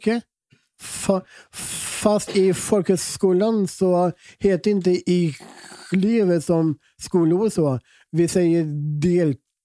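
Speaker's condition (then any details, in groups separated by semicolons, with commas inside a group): Down syndrome; present from birth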